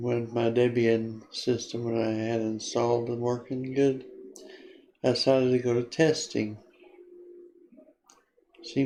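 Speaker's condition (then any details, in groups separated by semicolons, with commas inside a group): Parkinson's disease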